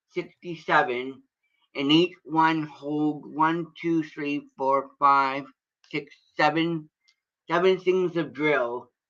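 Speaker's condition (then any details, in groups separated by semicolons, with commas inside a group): Cerebral palsy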